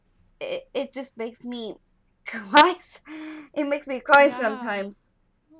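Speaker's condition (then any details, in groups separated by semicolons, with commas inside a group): Down syndrome; walked later than other children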